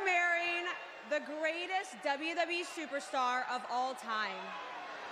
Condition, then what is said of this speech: No condition.